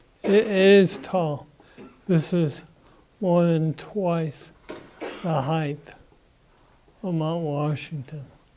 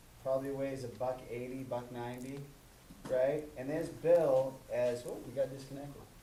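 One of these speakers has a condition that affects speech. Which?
The first: Parkinson's disease; young onset at 14, deep brain stimulation implant; symptomatic 48 years, no medication, wheelchair, spasms worse when fatigued.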